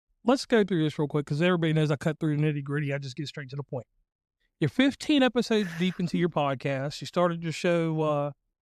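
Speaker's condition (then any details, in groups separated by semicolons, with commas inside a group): No condition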